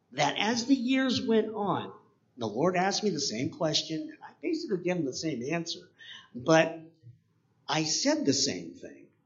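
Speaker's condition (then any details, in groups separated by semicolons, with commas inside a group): Cleft palate; 7 years of speech therapy, oral appliance once worn to help speak properly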